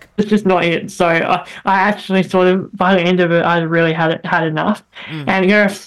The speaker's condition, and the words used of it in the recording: Cleft palate. But I'm so incredible to see how far I've come with my speech.